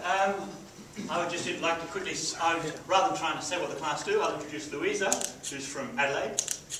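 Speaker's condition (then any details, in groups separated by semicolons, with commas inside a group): No condition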